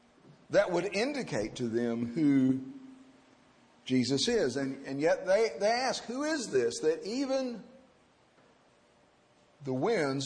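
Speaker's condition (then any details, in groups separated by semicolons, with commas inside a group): No condition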